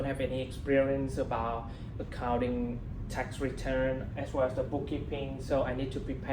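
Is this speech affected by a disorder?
No.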